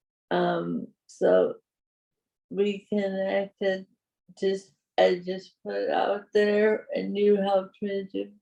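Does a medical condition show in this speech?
Yes: Parkinson's; awake brain surgery; voice weaker than before.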